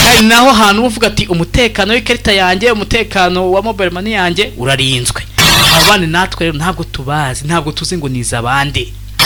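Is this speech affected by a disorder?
No.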